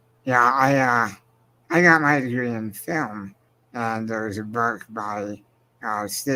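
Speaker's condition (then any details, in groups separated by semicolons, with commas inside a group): Spinal muscular atrophy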